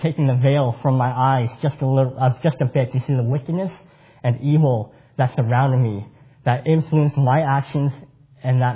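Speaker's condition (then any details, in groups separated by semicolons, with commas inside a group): Cleft palate; congenital cleft palate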